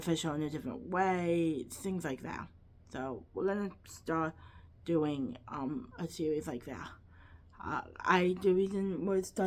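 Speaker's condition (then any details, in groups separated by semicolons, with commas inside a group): Cerebral palsy, quadriplegic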